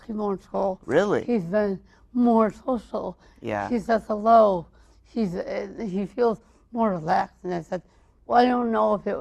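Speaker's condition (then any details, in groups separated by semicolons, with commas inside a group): Cerebral palsy, mild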